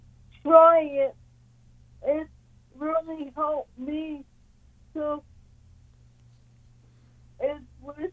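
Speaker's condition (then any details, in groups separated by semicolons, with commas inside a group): Cerebral palsy; yoga with breathing and stretching exercises helped, works with kinesiologist two days a week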